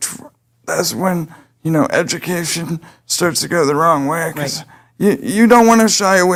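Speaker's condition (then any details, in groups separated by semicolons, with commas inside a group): Cerebral palsy; able to speak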